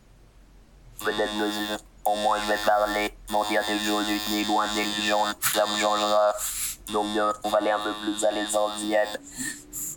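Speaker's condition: Total pharyngolaryngectomy; no natural voice, cannot shout or laugh, phone understood only by family, caregivers, lost in noise

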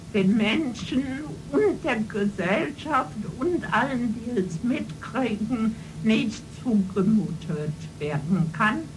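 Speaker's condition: Cerebral palsy; congenital cerebral movement disorder, spasticity and ataxia predominant, brain damage since birth; disability possibly audible in speech

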